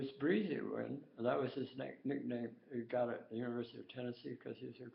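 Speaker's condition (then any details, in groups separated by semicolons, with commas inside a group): Tongue cancer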